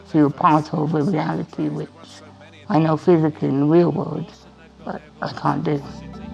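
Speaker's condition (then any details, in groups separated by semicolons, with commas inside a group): Spinal muscular atrophy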